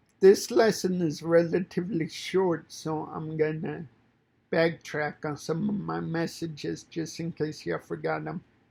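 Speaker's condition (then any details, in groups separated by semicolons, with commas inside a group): Cerebral palsy; fine motor impairment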